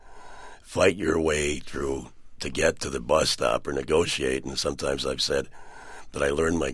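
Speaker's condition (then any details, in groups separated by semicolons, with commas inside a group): Partial laryngectomy for throat cancer; throat cancer surgery, 80% of larynx removed, Cleveland Clinic experimental surgery attaching left neck muscles to larynx; about seven years after surgery, tracheostomy for a very long time, no longer; unable to speak about 2 years, early voice like Brando in The Godfather, improved, called sexy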